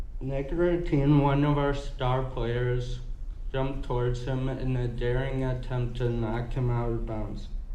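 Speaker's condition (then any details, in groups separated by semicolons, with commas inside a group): Cerebral palsy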